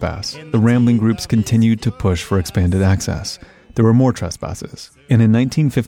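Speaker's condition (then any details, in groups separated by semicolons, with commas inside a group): No condition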